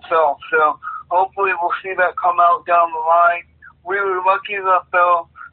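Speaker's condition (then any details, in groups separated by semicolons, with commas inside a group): Cerebral palsy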